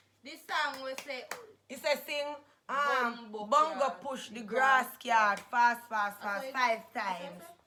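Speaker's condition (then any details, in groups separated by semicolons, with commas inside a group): No condition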